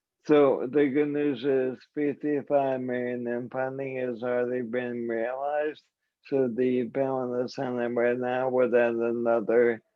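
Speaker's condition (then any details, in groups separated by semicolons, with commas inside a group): ALS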